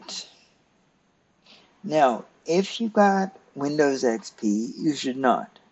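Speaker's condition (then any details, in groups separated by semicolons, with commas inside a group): Cerebral palsy; stiff muscles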